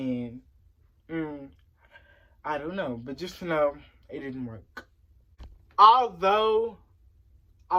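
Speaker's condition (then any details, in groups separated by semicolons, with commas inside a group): Cerebral palsy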